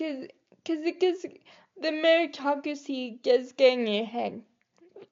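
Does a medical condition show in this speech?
Yes: cerebral palsy; able to articulate and speak.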